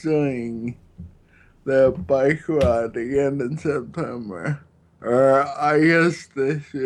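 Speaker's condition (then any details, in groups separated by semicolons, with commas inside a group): Friedreich's ataxia; affects speech, sounds drunk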